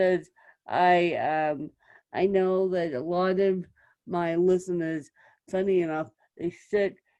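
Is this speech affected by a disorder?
Yes: cerebral palsy, mixed, moderate.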